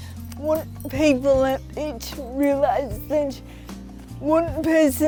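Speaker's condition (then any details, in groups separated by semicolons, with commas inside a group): Cerebral palsy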